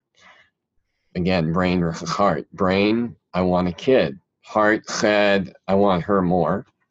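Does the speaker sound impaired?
Yes: cleft palate; cleft palate and cleft lip, present since childhood; speech impediment still present, talked funny as a child.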